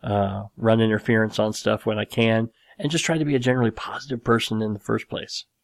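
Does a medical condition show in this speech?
Yes: cleft lip and palate; series of plastic surgeries for repair.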